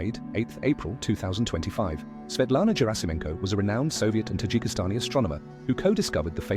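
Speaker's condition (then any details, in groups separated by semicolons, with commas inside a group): No condition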